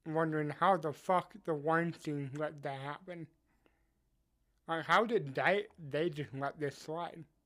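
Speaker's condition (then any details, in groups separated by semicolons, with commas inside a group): Cerebral palsy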